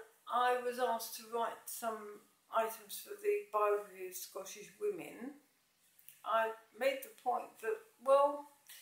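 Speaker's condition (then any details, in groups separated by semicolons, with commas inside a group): MND, mild; speech slightly affected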